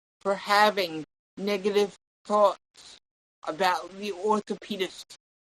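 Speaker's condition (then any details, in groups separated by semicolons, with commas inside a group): Cerebral palsy; tongue and legs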